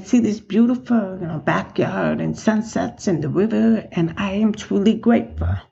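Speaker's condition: Profound deafness, acquired, profound; progressive hereditary hearing loss, born hearing, hard of hearing childhood, profoundly deaf teen after water-skiing fall; uses captioning device, relies on lip reading, no usable residual hearing

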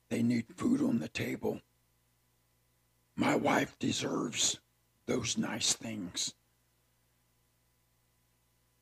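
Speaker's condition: Partial laryngectomy; no speech after laryngectomy

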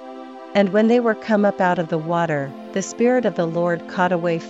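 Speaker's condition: No condition

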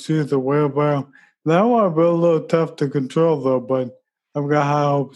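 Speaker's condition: ALS; pushed in running events by Bobby

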